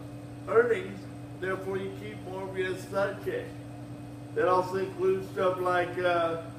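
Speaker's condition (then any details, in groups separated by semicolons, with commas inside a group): Cerebral palsy; wheelchair user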